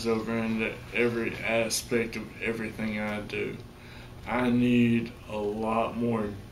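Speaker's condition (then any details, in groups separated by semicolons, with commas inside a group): Traumatic brain injury; memory and learning difficulties; slow, slurred speech, unsteady walking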